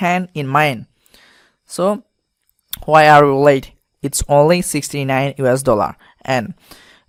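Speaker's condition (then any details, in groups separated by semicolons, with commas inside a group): No condition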